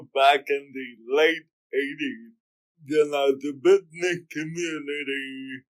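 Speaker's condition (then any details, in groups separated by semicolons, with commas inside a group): Cerebral palsy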